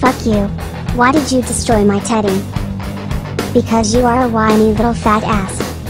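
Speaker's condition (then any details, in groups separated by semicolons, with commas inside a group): No condition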